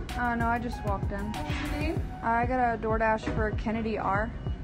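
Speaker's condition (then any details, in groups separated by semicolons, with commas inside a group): No condition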